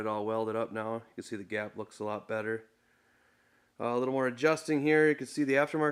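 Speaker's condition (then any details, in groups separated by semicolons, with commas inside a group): No condition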